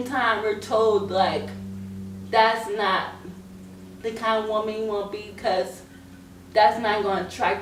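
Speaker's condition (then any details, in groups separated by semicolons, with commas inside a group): Cerebral palsy; scoliosis, spine and leg surgery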